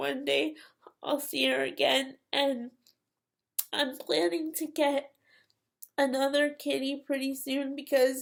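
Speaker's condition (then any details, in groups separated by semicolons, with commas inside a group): Cerebral palsy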